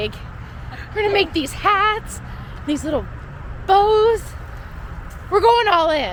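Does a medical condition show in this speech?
No.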